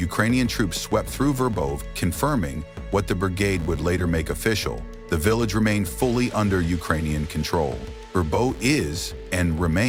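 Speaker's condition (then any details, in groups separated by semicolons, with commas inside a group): No condition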